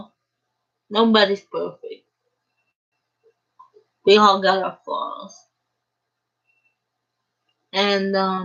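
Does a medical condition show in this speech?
Yes: cerebral palsy; uses a wheelchair.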